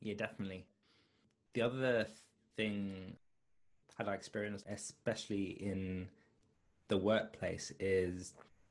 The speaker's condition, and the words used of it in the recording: Stuttering. Yeah, I completely understand as well, because from a personal perspective, I've been stuttering since the age of 4.